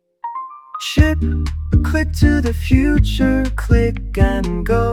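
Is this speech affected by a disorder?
No.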